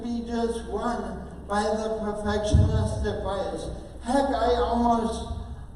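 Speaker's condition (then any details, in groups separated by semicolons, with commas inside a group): Oxygen-related condition, speech impairment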